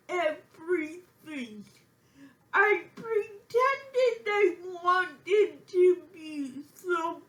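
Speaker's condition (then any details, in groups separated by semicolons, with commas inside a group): Physical speech impairment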